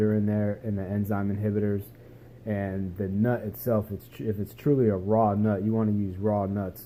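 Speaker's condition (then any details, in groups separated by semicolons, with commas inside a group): No condition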